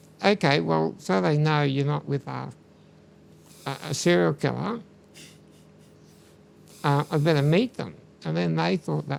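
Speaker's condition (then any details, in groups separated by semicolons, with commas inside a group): Muscular dystrophy; uses wheelchair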